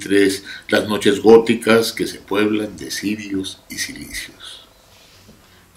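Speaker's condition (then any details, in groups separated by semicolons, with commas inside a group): No condition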